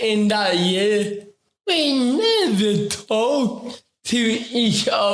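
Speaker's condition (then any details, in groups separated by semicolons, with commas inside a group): Ataxic cerebral palsy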